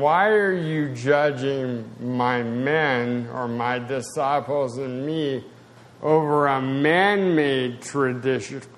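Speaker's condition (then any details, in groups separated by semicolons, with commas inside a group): Spasticity, mild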